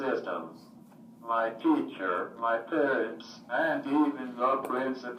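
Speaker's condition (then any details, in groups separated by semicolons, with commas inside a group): Cerebral palsy, athetoid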